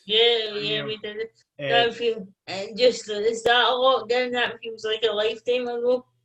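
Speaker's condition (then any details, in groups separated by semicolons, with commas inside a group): Cerebral palsy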